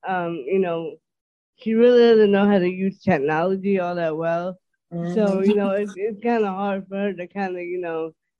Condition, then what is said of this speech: Dysarthria. So I just thank God that, you know, God blessed me with how I sound now.